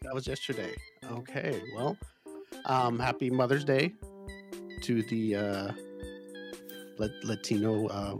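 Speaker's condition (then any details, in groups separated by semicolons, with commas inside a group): No condition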